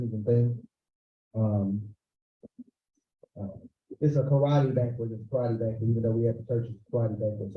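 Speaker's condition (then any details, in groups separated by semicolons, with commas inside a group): No condition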